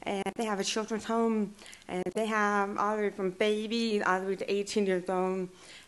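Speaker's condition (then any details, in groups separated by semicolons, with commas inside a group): Deaf and hard of hearing; hearing aid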